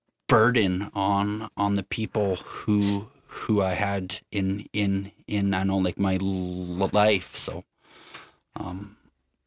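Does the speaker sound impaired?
Yes: stutter; long-standing, long tried to hide it; stuttering evident during recording; sound and word repetitions, repeated fillers uh, hesitations and restarts; here repeated words.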